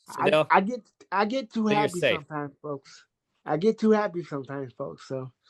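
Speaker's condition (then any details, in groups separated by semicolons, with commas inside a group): Cerebral palsy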